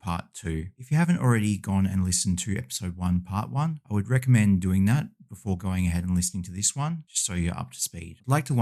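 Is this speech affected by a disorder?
No.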